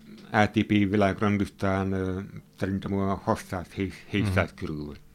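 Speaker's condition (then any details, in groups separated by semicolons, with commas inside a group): Hearing impairment; hard of hearing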